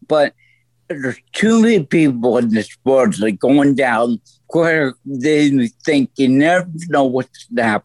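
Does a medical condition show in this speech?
Yes: stroke; voice affected.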